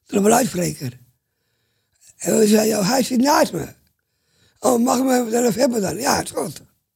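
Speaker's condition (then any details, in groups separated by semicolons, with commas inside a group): Down syndrome; speaks well by own and host's account, expresses himself clearly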